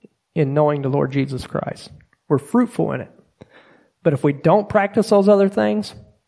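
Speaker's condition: No condition

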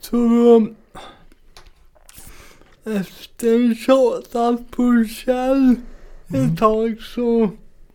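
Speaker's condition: Cerebral palsy; mainly affects speech and balance

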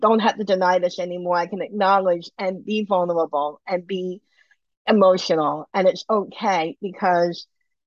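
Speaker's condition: Bilateral cleft lip and palate; congenital

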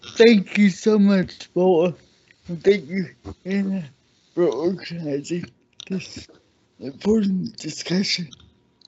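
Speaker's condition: Cerebral palsy; cerebral palsy since childhood

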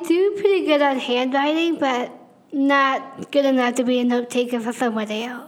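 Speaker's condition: Down syndrome; congenital, extra chromosome, low muscle tone, could not speak or walk early in childhood, constant therapies; speaking among more difficult things, way of talking might seem weird

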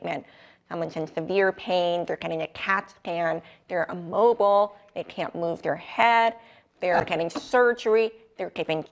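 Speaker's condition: Deafness, profound, cochlear implant user; profound deafness from h flu meningitis at 18 months, cochlear implant at 22 months; cochlear implant used 30 years, moderate hearing loss with implant, still needs accommodations; possibly slightly different accent, after extensive auditory training and speech therapy

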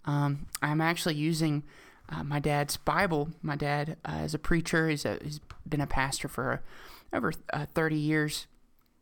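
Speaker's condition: No condition

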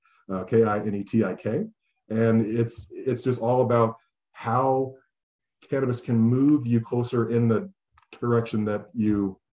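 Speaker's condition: Stuttering; lifelong stutter, cannabis reported to help stuttering; repeated words, blocks

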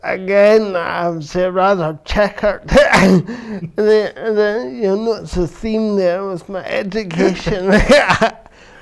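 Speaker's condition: Cerebral palsy; from birth

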